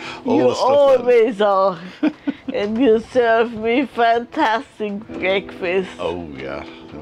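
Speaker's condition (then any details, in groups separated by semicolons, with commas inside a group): Multiple sclerosis; uses wheelchair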